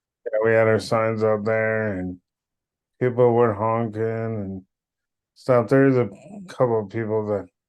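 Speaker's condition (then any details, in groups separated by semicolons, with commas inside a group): Cerebral palsy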